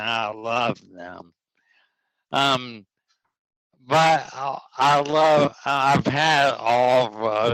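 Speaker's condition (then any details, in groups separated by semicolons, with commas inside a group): ALS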